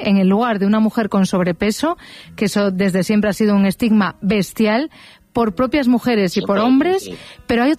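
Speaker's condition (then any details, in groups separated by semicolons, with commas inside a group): No condition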